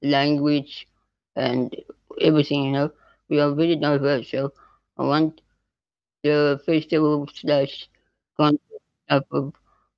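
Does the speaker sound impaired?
Yes: spinal muscular atrophy type 2; progressive muscle wasting.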